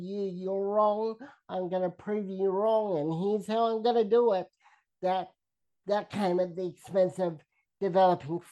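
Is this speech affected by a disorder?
Yes: cerebral palsy, spastic quadriplegia.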